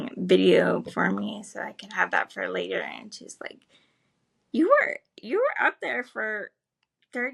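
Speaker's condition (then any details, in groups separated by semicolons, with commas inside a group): Cerebral palsy, spastic; able to speak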